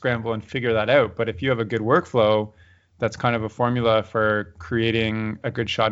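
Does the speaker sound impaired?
No.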